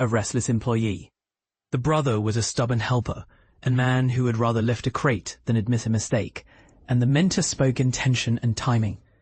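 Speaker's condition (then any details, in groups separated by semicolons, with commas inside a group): No condition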